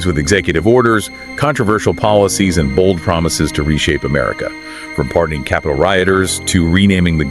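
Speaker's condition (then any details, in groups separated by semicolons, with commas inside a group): No condition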